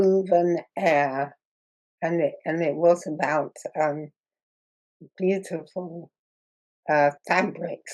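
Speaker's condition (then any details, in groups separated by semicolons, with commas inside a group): Muscular dystrophy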